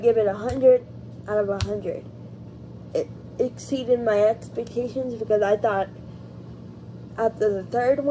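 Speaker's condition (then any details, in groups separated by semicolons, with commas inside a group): Cerebral palsy; tight muscles, increased muscle tone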